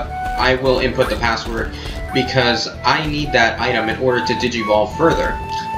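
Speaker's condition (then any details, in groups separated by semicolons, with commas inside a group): No condition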